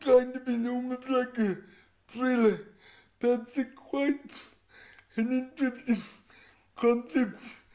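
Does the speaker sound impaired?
Yes: cerebral palsy; voice described as unusual.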